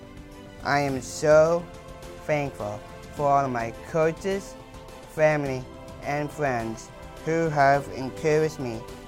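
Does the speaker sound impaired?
Yes: Down syndrome, trisomy 21.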